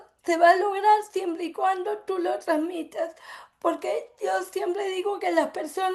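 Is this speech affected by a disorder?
Yes: cerebral palsy; from birth; affects speech.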